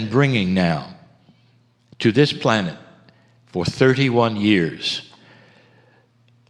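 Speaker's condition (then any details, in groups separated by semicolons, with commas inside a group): No condition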